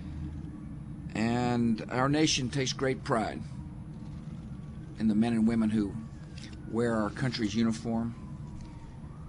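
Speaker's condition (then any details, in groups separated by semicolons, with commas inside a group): No condition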